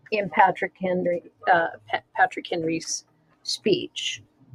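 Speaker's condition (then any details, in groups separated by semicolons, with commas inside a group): No condition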